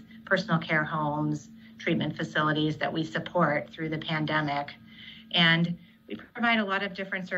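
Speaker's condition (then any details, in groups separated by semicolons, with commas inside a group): No condition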